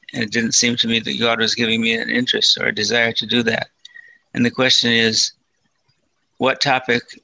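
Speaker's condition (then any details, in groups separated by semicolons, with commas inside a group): Parkinson's disease, mild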